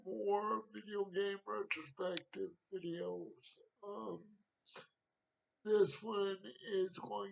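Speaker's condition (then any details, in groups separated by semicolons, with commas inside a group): Cerebral palsy; wheelchair, needs transfer help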